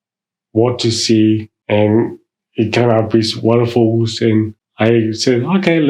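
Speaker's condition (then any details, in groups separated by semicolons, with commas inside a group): Mild cerebral palsy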